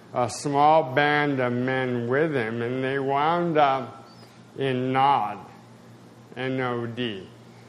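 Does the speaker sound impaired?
Yes: spasticity, mild.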